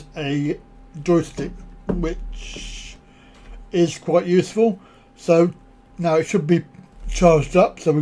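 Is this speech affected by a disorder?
Yes: cerebral palsy.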